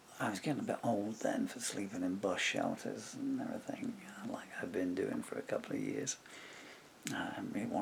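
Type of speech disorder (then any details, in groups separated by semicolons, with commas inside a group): Severe bulbar dysarthria; MND (progressive bulbar palsy)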